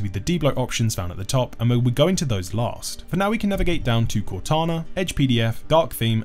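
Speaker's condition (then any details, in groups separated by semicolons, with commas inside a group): No condition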